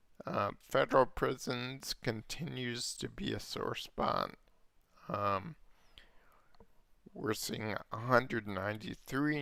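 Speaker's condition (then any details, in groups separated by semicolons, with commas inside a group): Multiple sclerosis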